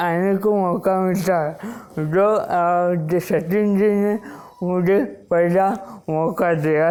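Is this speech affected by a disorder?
Yes: Wilson's disease; onset at age 16.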